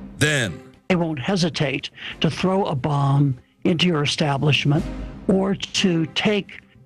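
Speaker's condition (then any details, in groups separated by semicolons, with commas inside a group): No condition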